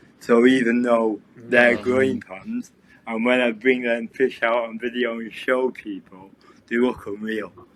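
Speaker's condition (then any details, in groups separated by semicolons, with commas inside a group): Cerebral palsy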